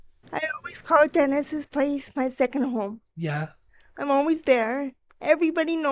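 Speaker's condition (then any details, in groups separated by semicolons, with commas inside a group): Cerebral palsy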